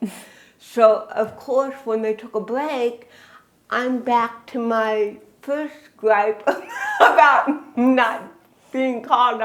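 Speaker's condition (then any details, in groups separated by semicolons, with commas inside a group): Cerebral palsy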